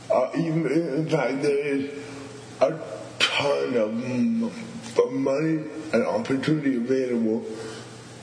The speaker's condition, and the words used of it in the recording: Stuttering. I've had moments of disfluency with that has taken a long time.